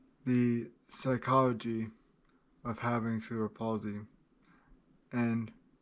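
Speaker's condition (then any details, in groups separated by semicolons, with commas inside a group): Cerebral palsy; drop foot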